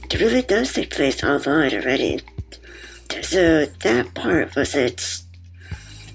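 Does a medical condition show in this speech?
Yes: muscular dystrophy; diagnosed as toddler, uses wheelchair; wears bipap machine to help breathe, relies on others for most daily activities; bipap machine audible throughout conversation.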